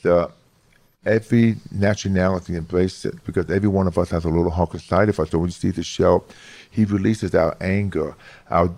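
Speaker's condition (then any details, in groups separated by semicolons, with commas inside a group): Hearing loss; about 5 years since ear surgery, no hearing aid in left ear now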